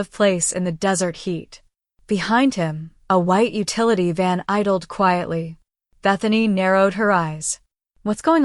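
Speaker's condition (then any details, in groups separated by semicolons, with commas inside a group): No condition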